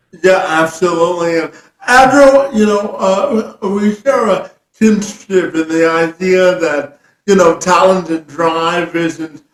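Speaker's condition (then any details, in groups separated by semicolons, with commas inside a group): Cerebral palsy; from birth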